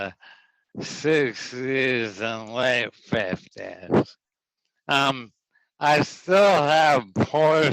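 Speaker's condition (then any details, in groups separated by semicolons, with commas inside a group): ALS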